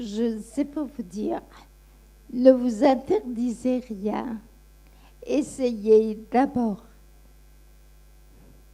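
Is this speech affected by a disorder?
Yes: Friedreich's ataxia; diagnosed age 15, rollator walker from age 20.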